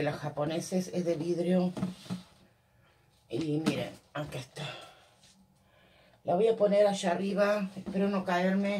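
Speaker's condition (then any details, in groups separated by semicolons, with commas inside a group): No condition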